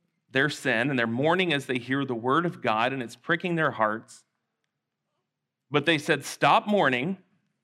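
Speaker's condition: No condition

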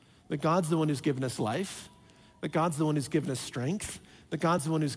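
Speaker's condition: No condition

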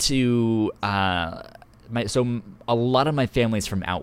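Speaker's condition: Stuttering; described as speech impediment; stutters when talking, stutter sometimes mistaken for shivering from cold; prolonged sounds

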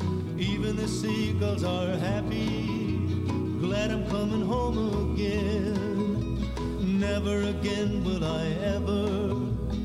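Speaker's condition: No condition

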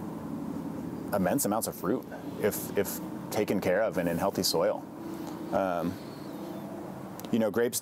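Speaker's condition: No condition

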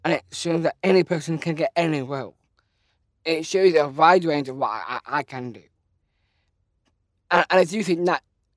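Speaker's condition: Down syndrome

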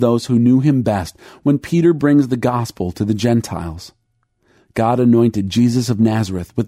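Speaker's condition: No condition

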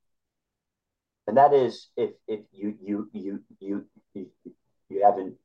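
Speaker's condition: Stuttering; stutter since childhood, known to classmates at earlier school before 7th grade; adult, past college freshman year, working, constantly trying to improve stutter; uses small talk to avoid stuttering, talked little as child, discloses stutter, training others builds confidence; repeated sounds, repeated words, blocks

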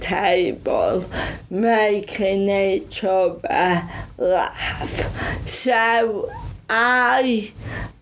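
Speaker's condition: Cerebral palsy; affects speech and mobility

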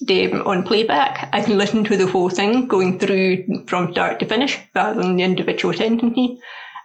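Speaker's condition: Deafness; often needs repetition

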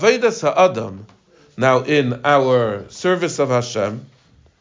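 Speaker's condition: No condition

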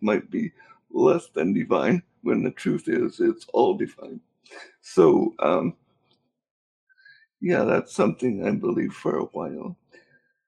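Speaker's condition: Cerebral palsy; cerebral palsy since birth

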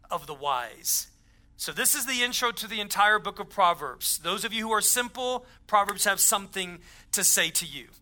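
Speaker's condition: No condition

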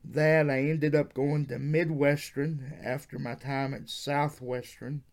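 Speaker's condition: Cerebral palsy; wheelchair user

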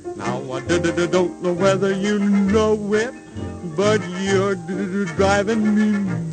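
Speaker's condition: Stuttering; stutters and lisps, can still sing if melody known, unmistakable stuttering audible on recording; repeated sounds

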